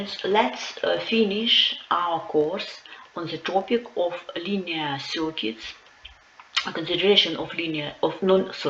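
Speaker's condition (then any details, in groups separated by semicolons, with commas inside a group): No condition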